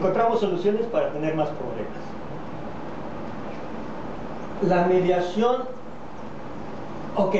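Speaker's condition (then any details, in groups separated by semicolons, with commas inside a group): No condition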